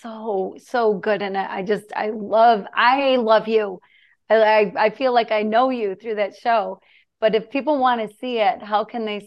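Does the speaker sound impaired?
No.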